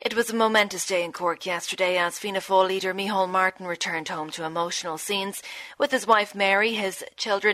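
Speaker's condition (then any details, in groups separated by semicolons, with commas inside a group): No condition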